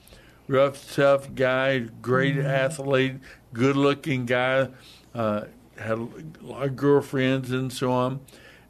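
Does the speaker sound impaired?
Yes: hemorrhagic stroke; hemorrhagic stroke in basal ganglia, not a clot, right side of body paralyzed; about 8 months since stroke, recovering, wrestling way back; talks funny, voice stressed tonight, speaks slowly and deliberately to be understood, daughter Stacy helps.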